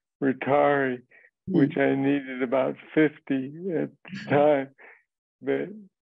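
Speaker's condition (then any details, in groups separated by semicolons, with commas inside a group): Parkinson's disease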